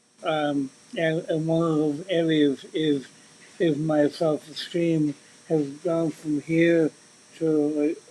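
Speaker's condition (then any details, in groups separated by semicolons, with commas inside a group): Cerebral palsy; speech impediment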